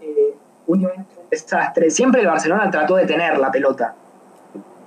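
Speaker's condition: No condition

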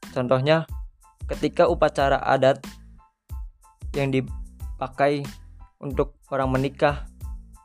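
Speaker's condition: No condition

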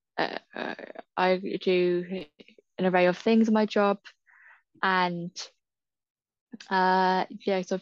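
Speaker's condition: Stammer; stammer since school age, about 2 years of therapy, told unlikely to go away; copes in everyday situations, more confident and accepting of own speech, good and bad days; words don't come out, worse when tired, less fluent some days, needs more time and patience; prolonged sounds, blocks

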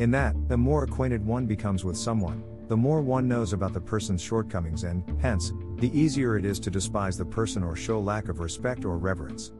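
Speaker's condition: No condition

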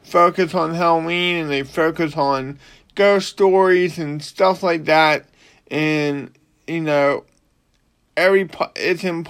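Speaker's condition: Cerebral palsy; affects arms and hands

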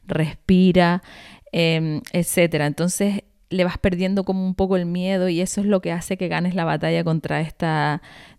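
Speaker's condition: No condition

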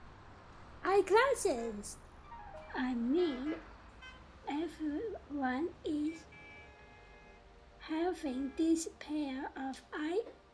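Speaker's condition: Down syndrome; developmental disability

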